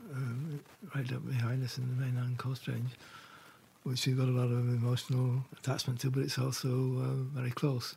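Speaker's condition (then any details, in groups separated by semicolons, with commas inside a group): Parkinson's; diagnosed about 4 years ago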